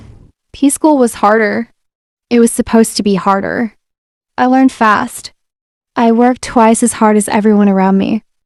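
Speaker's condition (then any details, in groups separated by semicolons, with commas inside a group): No condition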